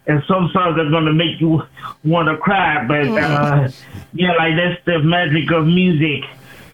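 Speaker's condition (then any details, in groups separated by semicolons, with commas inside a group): Cerebral palsy; performs from wheelchair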